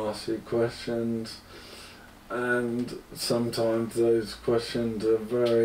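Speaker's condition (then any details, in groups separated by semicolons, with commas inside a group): Motor neurone disease; progressing, under two years since diagnosis; speech has declined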